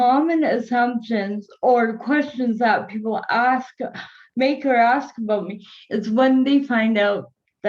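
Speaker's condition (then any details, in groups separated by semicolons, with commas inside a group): Cerebral palsy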